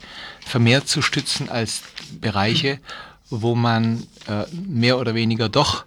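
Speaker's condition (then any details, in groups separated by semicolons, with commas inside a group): No condition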